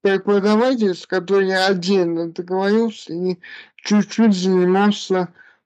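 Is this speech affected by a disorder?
Yes: cerebral palsy.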